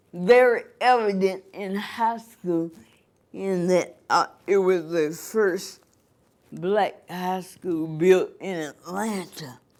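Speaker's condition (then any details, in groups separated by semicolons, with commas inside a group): Cerebral palsy; from birth; voice sounds different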